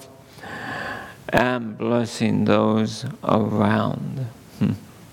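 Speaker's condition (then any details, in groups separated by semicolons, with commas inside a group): ALS; under neurologist care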